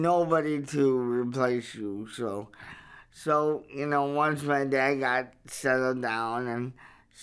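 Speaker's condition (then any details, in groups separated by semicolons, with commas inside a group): Cerebral palsy; verbal, able to speak up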